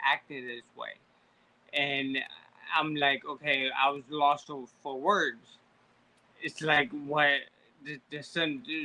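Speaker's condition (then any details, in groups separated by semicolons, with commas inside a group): Multiple sclerosis; initially misdiagnosed as encephalitis or meningitis, relapsed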